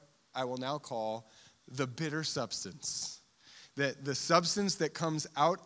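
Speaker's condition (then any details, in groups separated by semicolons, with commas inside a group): No condition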